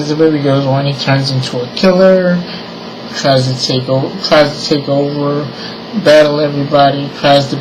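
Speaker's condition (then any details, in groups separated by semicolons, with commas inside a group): Cerebral palsy; diplegia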